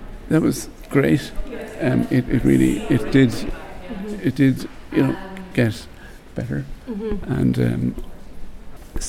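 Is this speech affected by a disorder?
Yes: young onset Parkinson's disease; diagnosed at 44, hand stopping, no arm swing before, later heavy shaking; about 15 years since diagnosis, deteriorating faster than hoped, earlier medication not very effective, regular exercise; voice was fading, noticed by wife, intensive LSVT Loud therapy, ongoing exercises keep voice strong.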